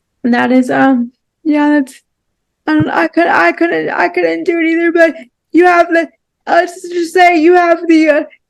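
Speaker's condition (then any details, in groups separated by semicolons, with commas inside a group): Cerebral palsy; quadriplegic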